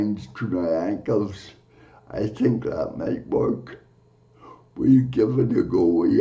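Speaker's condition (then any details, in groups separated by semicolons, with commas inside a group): Cerebral palsy; from birth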